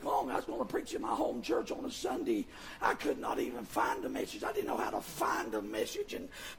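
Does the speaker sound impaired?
Yes: vocal fold paralysis, bilateral; speaks with false vocal folds; irritating.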